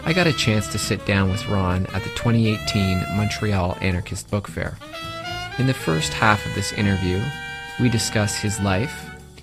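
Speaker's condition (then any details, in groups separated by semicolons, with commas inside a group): No condition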